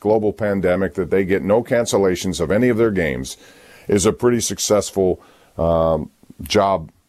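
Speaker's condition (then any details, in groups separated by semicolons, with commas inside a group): No condition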